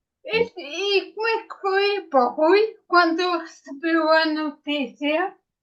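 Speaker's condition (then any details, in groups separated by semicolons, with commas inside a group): Ataxia after brain injury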